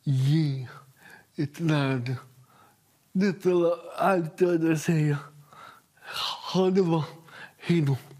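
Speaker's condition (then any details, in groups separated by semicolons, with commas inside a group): Cerebral palsy; uses assistive aids, has personal assistant; speech atypical, jokes listeners might think it is Danish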